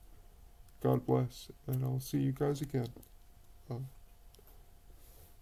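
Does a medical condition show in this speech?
Yes: cerebral palsy; quadriplegic.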